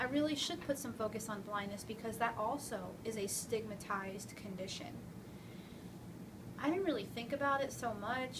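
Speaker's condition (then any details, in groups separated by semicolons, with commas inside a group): No condition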